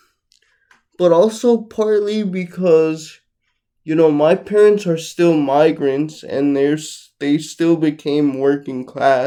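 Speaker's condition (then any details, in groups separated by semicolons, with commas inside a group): Ataxic cerebral palsy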